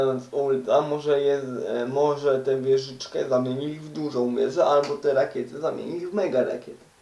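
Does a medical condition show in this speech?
Yes: cerebral palsy; uses wheelchair.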